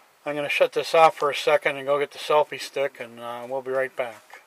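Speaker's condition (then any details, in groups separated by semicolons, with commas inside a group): No condition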